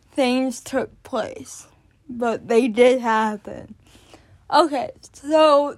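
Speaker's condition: Cerebral palsy; born addicted

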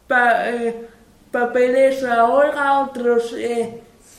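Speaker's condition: Cerebral palsy; wheelchair user, attends Atenpace day centre

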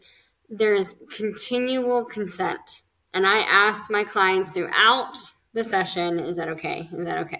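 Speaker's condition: Cleft lip and palate; bone graft surgery

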